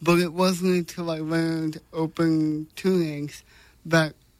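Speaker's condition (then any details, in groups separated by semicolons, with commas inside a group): Cerebral palsy; congenital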